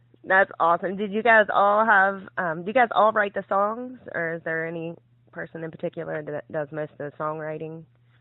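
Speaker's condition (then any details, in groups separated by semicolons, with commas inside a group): No condition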